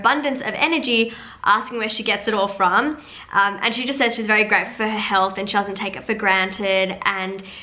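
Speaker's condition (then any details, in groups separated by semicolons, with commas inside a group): No condition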